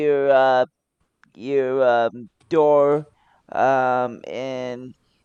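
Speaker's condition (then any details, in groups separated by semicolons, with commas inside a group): Cerebral palsy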